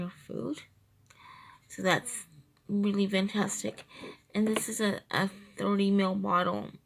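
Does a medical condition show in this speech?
Yes: cerebral palsy, triplegia.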